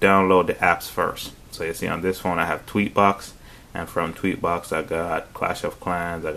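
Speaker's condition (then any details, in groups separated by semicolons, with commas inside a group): No condition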